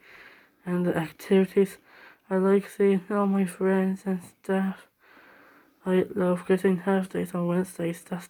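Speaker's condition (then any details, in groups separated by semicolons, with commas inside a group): Down syndrome; age 17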